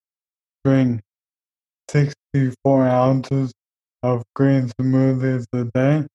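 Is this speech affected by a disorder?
Yes: ALS; voice changed from before, harder to hear, harder to talk and be understood.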